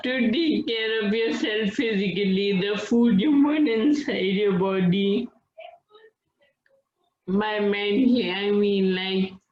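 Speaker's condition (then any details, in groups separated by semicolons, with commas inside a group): Friedreich's ataxia; diagnosed at age 13, uses wheelchair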